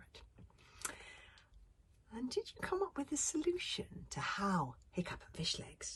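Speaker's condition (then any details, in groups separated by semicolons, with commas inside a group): No condition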